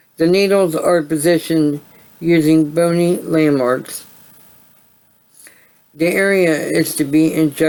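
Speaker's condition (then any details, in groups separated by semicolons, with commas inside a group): Cerebral palsy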